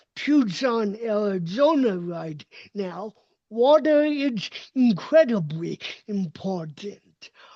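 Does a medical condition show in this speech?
Yes: cerebral palsy; uses walker and wheelchair.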